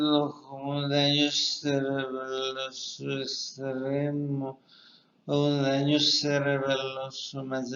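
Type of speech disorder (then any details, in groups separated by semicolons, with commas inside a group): Ataxic dysarthria; cerebellar lesion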